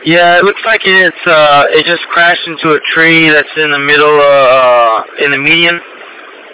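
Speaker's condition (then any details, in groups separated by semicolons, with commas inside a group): No condition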